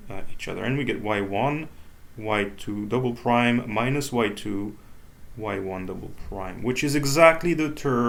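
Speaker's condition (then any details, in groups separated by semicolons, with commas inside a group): No condition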